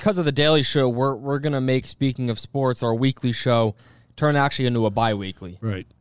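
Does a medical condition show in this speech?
No.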